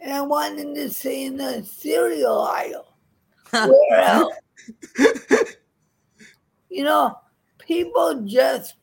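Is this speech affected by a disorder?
Yes: cerebral palsy; permanent, wobbly gait, frequent falls; age 71, back in physical therapy for frequent falls, cane advised against, no pain, not worsening; described as drooly and funny, once judged too poor for teaching, mistaken for drunk.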